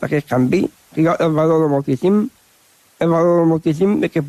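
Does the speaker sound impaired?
Yes: Down syndrome; different learning pace; age 30.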